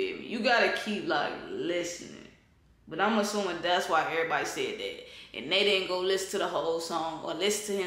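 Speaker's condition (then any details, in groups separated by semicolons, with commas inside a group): No condition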